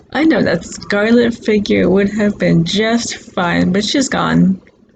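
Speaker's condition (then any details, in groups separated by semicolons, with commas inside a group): Cerebral palsy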